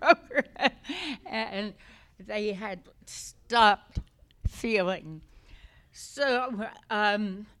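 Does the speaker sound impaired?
Yes: essential tremor; voice affected.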